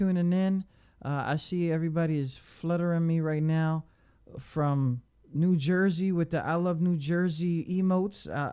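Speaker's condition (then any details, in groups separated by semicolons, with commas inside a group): No condition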